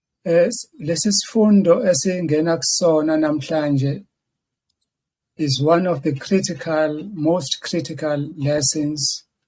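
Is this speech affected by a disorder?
No.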